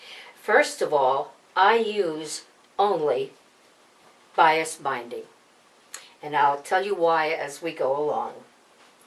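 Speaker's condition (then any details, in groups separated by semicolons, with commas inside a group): No condition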